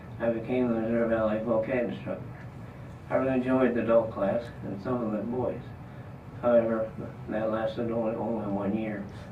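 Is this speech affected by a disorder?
Yes: Parkinson's disease; trouble talking.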